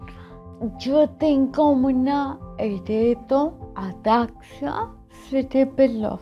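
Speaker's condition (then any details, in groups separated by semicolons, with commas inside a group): Cerebellar ataxia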